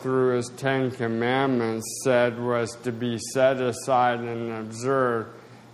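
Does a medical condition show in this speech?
Yes: spasticity, mild.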